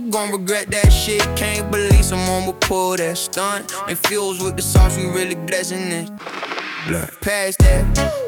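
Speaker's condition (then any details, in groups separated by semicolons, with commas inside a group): No condition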